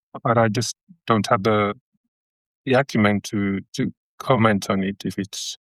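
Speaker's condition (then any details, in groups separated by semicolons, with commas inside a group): Stutter; stutter since toddler startled by big leashed dog, fluent in two languages before, childhood speech therapy; early 40s, about 40 years since onset, not the most severe but constantly on mind; fluctuates quite a lot, jaw moves when struggling to utter words, mistaken for drug use; repeated words, prolonged sounds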